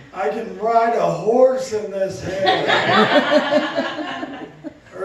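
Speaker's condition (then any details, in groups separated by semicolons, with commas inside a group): Cerebral palsy; movement disorder since childhood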